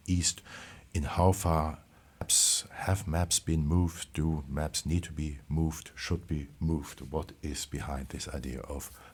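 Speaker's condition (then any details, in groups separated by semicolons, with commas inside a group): No condition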